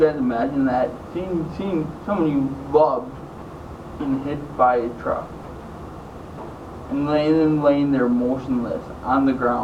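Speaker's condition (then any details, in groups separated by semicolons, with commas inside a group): Traumatic brain injury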